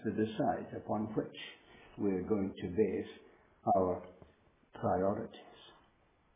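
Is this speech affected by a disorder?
No.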